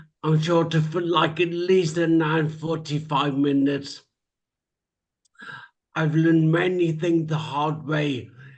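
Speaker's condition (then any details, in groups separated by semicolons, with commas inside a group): Traumatic brain injury; speech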